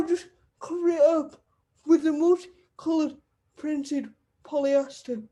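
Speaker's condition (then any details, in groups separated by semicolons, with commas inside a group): Cerebral palsy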